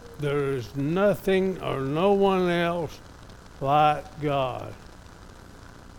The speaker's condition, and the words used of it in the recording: ALS (motor neuron disease). And it's evident today from my speech has been somewhat affected, so bear with me.